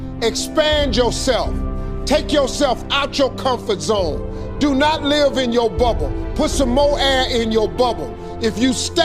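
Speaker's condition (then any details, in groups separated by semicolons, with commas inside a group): No condition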